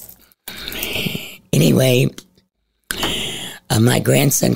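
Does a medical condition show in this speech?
Yes: head and neck cancer; stage 4 cancer into voice box from acid reflux, 36 throat radiations, chemotherapy at Gunderson; voice a little scratchy, never needed shots to swallow during chemotherapy.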